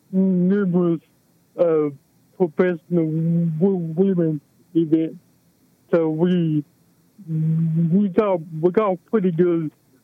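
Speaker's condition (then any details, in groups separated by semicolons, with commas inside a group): Cerebral palsy; balance and posture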